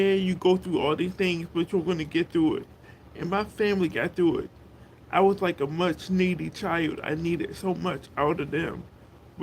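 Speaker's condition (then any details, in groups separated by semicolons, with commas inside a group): Cerebral palsy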